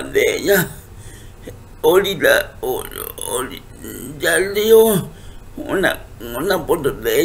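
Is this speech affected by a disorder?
Yes: cerebral palsy; speech affected by condition.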